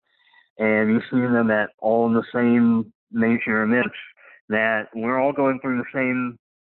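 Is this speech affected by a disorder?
Yes: cleft lip and palate; congenital, extreme leg deformities, many leg operations, full-time wheelchair at 13, bilateral above-knee amputation at 14; uses leg prostheses, running prostheses from Challenge Athlete Foundation grant, runner and triathlete; speech impediment, harder for new people to understand at first.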